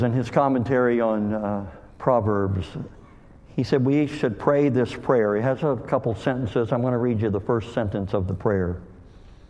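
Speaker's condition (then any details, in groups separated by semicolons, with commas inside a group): Cleft lip and palate; called hair lip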